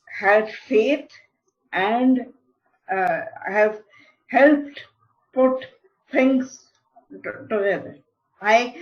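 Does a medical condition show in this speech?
Yes: cerebral palsy; mild speech problem.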